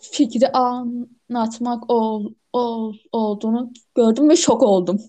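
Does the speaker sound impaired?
Yes: stuttering; stuttering since before choosing a career; stutters a lot at present; frequent sound and part-word repetitions, repeated initial syllables, filler sounds; here repeated sounds.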